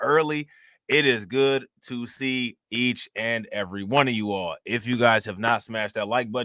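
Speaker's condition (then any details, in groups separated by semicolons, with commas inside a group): No condition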